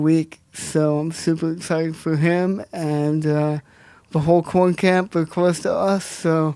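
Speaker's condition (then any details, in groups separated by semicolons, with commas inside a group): Cerebral palsy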